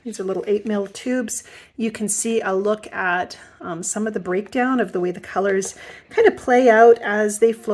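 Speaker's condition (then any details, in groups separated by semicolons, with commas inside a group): No condition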